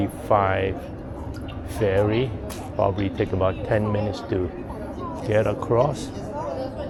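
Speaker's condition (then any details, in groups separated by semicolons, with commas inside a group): No condition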